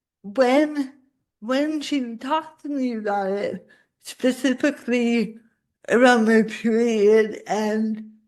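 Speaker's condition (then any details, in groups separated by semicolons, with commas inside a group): Cerebral palsy; from birth, spasticity; most obviously affects speech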